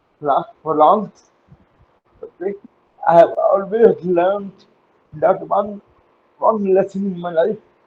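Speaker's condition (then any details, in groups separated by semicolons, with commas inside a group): Cerebral palsy; uses wheelchair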